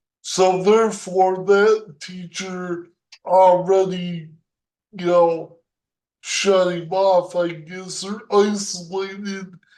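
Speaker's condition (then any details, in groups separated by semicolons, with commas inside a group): Cerebral palsy; present from birth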